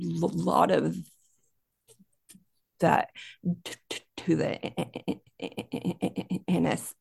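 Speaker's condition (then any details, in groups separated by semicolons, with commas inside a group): Stuttering; stutter since childhood, more severe when younger, quiet child avoiding speaking, NSA workshop in Fort Lauderdale; still stutters, no problems communicating at work, growing confidence; more comfortable the more people spoken to, sound repetitions; repeated sounds, blocks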